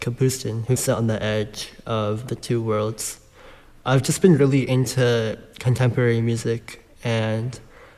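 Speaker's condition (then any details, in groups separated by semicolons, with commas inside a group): Bilateral cleft lip and palate; congenital bilateral cleft lip and palate, childhood surgeries by Dr. Mulliken at Boston Children's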